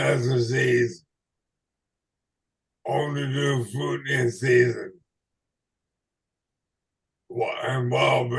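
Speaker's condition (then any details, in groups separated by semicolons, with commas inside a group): ALS/MND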